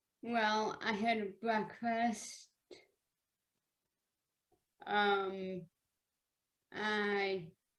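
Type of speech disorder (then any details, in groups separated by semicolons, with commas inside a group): Childhood apraxia of speech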